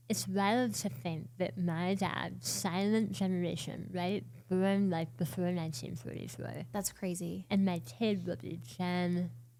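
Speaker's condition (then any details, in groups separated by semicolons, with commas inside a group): Oral cancer, partial glossectomy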